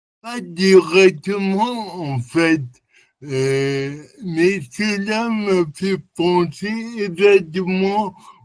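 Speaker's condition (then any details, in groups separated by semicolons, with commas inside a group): Cerebral palsy; lifelong, non-progressive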